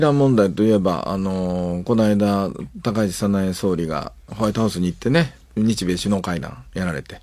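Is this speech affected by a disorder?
No.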